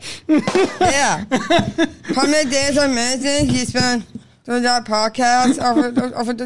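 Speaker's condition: Down syndrome; congenital

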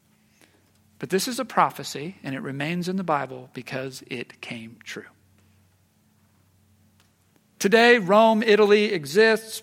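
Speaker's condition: No condition

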